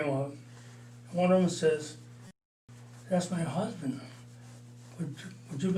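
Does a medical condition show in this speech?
Yes: Parkinson's disease; mild, about four years.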